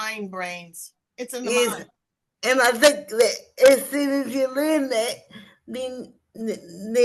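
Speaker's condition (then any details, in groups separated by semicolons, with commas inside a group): Cerebral palsy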